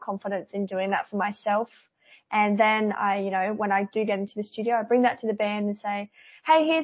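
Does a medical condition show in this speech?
Yes: cleft palate; congenital cleft palate, no palate roof at birth, repair surgeries at 18 months, palate later stretched; after slight palate revision surgery, closure restored, ongoing monitoring, further surgery not soon, protecting voice; palate not closing correctly before revision, now projects with ease, more singing control.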